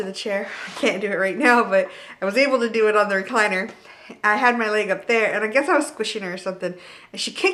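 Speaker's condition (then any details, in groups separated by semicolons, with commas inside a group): No condition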